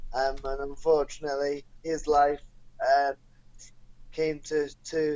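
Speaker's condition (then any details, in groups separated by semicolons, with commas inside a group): Cerebral palsy; non-progressive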